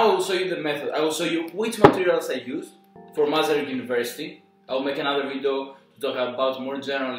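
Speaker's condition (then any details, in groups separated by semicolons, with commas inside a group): No condition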